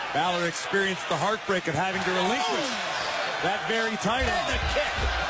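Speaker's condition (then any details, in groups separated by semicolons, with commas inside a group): No condition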